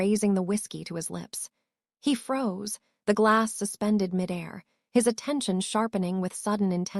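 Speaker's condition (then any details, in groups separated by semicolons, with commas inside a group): No condition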